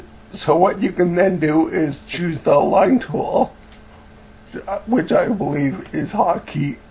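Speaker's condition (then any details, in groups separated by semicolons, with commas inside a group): Cerebellar ataxia from brain tumour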